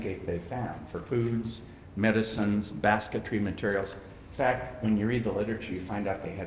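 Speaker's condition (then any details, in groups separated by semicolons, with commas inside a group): No condition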